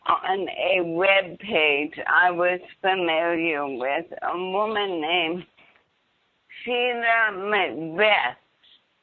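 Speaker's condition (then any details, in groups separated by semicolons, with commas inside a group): ALS, bulbar palsy; bulbar onset, tongue, Deanna protocol slowing progression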